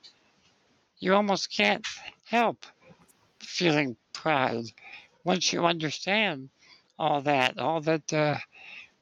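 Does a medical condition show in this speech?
Yes: spinal muscular atrophy; spinal muscular atrophy from birth, muscle weakness, lifelong wheelchair use; age 60.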